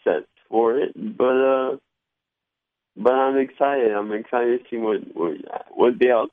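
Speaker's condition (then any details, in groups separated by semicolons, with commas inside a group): Cerebral palsy; from birth, diagnosed at age three, left hand partially paralyzed, no crutches, occupational and speech therapy; mild slur, varies by day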